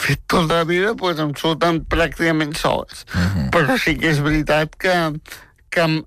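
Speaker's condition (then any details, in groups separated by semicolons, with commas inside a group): Spastic tetraplegic cerebral palsy; very talkative since age 3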